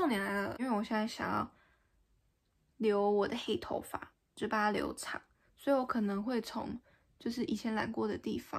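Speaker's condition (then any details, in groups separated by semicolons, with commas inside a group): No condition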